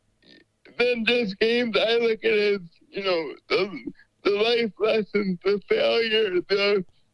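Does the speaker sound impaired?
Yes: cerebral palsy; diagnosed in early infancy after neonatal care, uses wheelchair, limited wheelchair mobility.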